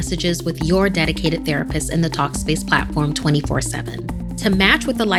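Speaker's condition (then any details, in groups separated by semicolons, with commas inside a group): No condition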